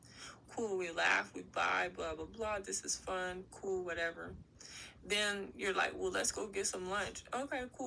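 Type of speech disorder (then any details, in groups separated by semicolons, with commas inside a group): None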